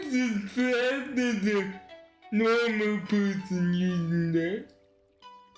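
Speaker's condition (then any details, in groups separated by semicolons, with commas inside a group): Cerebral palsy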